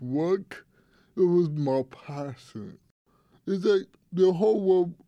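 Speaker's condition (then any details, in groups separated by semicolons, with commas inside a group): Cerebral palsy; affects speaking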